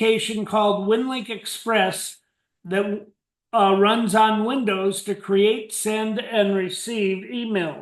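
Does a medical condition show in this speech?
No.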